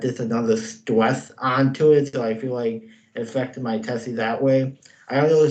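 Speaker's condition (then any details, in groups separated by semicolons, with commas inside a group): Cerebral palsy; severe difficulty writing and typing, relies on speaking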